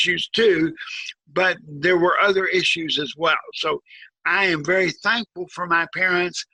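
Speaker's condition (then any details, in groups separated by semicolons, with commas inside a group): Cerebral palsy, severe; needs overnight care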